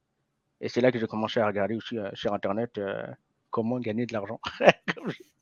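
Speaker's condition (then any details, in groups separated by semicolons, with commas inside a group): Hearing impairment from birth, congenital; diagnosed around age 4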